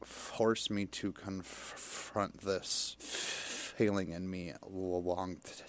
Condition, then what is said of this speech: Stuttering. Because I do stutter, they have to listen more, which is kind of funny, you know.